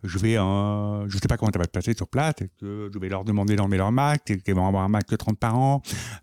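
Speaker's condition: Profound deafness from birth, congenital

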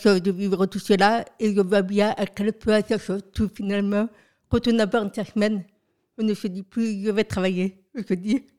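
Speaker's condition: Profound deafness from birth, profound, congenital

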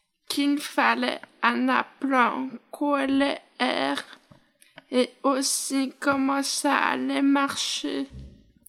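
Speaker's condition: Hearing impairment; right ear hearing loss, hearing aids, implant surgery, orthophoniste listening training, second operation for failed electrode; hard of hearing, wears hearing device, upper and lower limb motor disability, unstable walking, uses walker

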